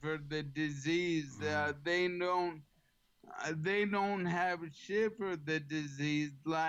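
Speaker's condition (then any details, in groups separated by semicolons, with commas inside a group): ALS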